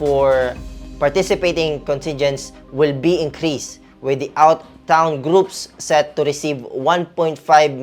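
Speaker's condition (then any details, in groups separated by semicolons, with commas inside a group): No condition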